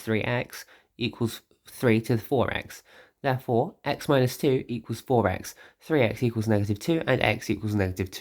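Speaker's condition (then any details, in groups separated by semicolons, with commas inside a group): No condition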